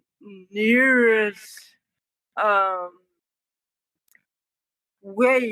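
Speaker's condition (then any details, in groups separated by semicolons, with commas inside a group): Cerebral palsy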